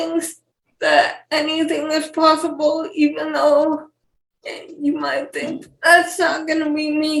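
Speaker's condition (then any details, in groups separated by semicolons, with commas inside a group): Cerebral palsy; speech issues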